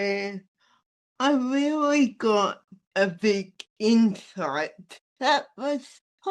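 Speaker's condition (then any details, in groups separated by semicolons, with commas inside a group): Athetoid spastic cerebral palsy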